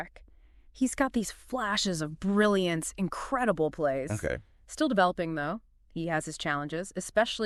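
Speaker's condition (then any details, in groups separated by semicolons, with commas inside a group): No condition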